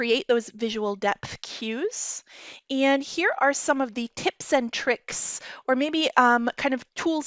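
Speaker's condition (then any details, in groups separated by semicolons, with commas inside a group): No condition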